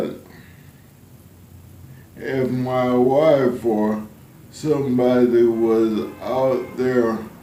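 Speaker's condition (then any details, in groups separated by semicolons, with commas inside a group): ALS; spasticity main symptom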